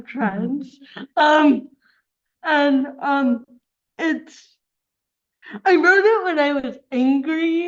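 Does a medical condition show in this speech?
Yes: cerebral palsy; brain damage around birth, affects walking and speech, wears braces.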